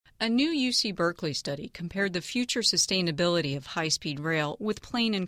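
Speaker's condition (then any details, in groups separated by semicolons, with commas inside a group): No condition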